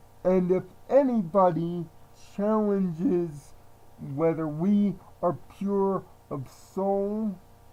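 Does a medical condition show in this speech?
Yes: cerebral palsy; from birth.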